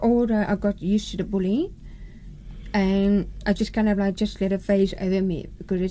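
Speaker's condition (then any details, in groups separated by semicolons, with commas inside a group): Profound hearing loss; congenital, hearing aids from 8 months, bilateral cochlear implants, first implant at 27; listening fatigue despite implants, mini mic connected to computer, captions, lip reading; learned to speak by oral method at Carl De Toy deaf school, speech rehabilitation after implant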